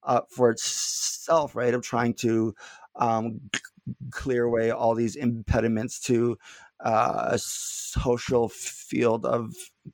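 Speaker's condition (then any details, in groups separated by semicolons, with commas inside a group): Stuttering; little stuttering currently; prolonged sounds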